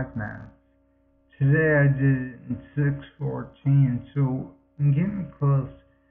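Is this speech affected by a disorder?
Yes: multiple sclerosis.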